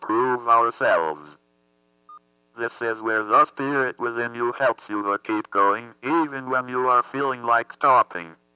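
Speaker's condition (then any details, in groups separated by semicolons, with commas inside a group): Athetoid cerebral palsy; couldn't express self first 6 years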